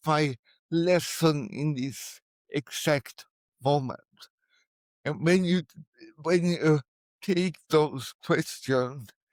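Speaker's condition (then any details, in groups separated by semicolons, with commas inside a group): Cerebral palsy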